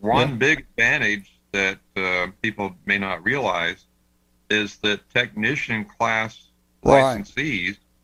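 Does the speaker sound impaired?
No.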